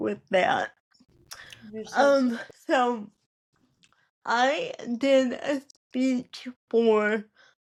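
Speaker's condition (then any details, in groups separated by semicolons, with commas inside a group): Cerebral palsy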